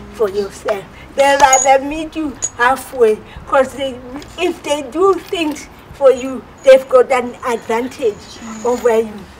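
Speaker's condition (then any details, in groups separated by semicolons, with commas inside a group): Cerebral palsy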